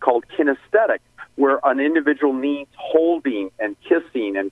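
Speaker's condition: No condition

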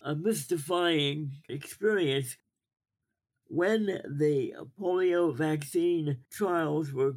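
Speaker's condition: Cerebral palsy; weekday resident at D.T. Watson Hospital ages four and five

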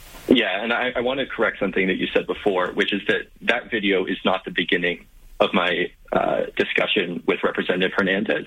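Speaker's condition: No condition

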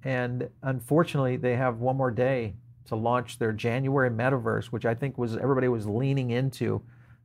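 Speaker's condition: No condition

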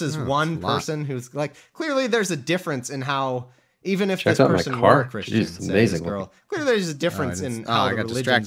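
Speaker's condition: No condition

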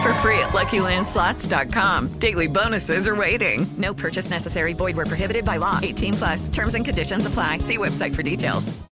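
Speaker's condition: No condition

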